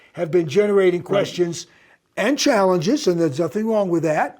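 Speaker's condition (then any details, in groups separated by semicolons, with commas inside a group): No condition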